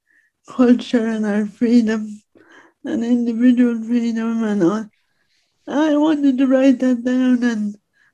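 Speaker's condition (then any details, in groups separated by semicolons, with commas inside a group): Speech impediment; disabled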